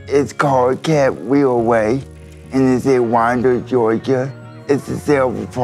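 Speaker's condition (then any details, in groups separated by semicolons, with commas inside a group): Cerebral palsy; relies on caretakers for mobility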